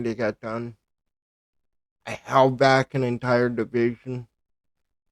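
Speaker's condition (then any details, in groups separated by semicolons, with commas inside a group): Cerebral palsy; speech affected by cerebral palsy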